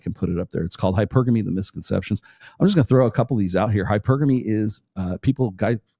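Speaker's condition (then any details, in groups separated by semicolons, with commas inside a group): No condition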